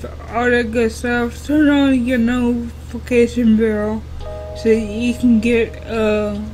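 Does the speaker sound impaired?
Yes: cerebral palsy; wheelchair user, placed in special needs classes, told would not be able to read.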